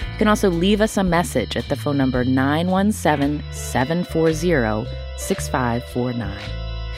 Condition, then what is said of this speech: None; typical speech.